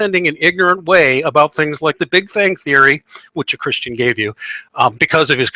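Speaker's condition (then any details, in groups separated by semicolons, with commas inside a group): No condition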